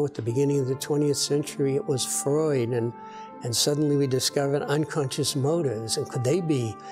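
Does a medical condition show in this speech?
No.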